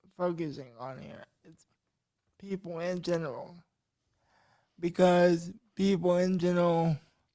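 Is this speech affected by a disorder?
Yes: cerebral palsy.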